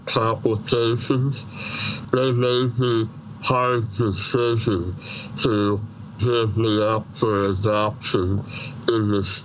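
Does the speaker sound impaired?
Yes: Treacher Collins syndrome, severe.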